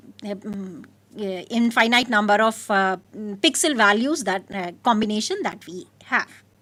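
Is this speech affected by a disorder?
No.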